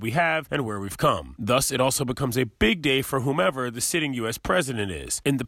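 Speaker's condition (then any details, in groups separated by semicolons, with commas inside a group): No condition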